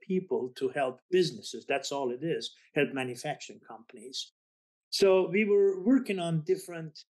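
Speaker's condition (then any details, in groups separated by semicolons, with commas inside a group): No condition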